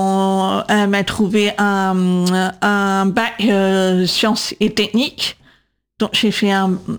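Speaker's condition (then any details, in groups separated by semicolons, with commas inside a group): Congenital deafness, profound, from congenital CMV, severe; atypical voice, speech recognition struggles to understand, 20 years speech therapy, LPC coder in class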